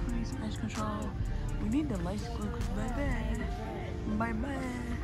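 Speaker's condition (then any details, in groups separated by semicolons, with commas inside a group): No condition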